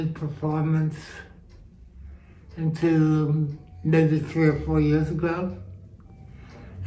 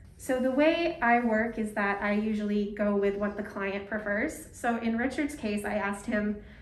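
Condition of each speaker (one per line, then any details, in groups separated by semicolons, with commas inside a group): Parkinson's disease; diagnosed 10 years ago, singing and voice-strengthening therapy; voice strengthening work, reduced expression
No condition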